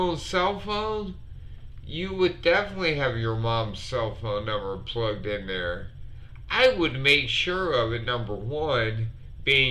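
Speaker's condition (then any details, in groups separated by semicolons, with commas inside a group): Multiple sclerosis; sometimes hard to breathe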